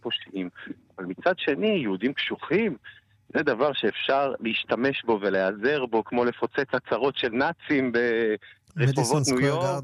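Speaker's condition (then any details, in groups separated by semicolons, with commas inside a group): No condition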